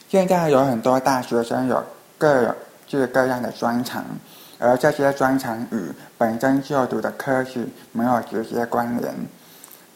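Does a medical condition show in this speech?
Yes: hearing impairment; trouble following fast speech in Skype video meetings, falls behind others' pace; Skype video calls hard, others speak too fast, gets interrupted.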